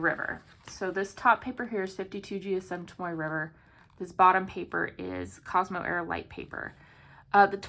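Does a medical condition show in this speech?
No.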